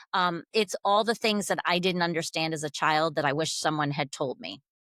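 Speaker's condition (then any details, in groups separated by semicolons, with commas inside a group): No condition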